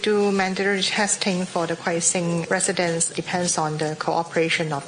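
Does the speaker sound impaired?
No.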